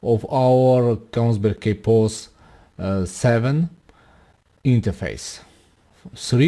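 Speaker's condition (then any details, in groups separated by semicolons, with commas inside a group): No condition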